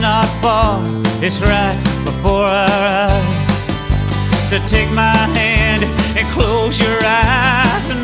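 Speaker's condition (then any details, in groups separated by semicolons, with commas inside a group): No condition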